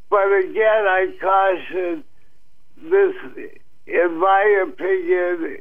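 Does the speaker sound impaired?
Yes: Parkinson's disease, mild; reduced neurotransmitters, possibly genetic and akron ohio tire factory water pollution; muscle stiffness, relieved by cannabis; slight difficulty in speaking.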